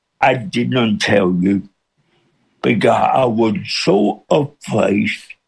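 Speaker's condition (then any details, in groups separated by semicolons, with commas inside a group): Cerebral palsy with speech impediment; cerebral palsy since birth; John Hayes feared nobody could understand, audience followed within minutes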